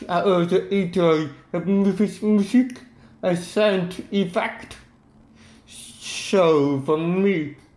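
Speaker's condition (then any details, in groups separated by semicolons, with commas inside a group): Hard of hearing since birth, bilateral, cochlear implant; both ears, right cochlear implant since age 15, never really learned to listen to sound; uses right cochlear implant for music and environmental sound, relies on lip reading and subtitles; hard to speak when unable to hear own voice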